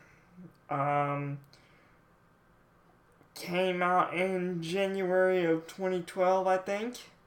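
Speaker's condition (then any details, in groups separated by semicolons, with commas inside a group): Cerebral palsy, mild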